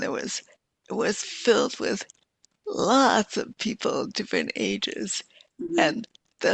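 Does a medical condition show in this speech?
Yes: multiple sclerosis; quadriplegic.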